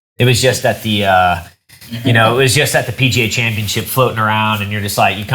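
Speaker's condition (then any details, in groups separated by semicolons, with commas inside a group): No condition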